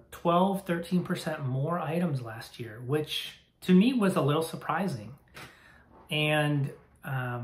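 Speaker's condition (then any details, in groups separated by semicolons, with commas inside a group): No condition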